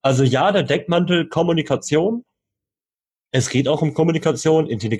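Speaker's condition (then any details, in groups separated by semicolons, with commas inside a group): Cleft lip and palate; congenital cleft lip, jaw and palate, Bundeswehr cited inability to eat army food; learned to speak through speech therapy until age nine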